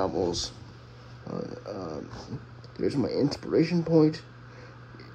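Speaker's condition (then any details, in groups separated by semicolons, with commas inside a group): Cerebral palsy, spastic diplegia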